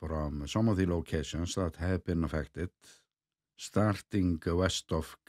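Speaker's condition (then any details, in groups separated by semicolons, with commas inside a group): No condition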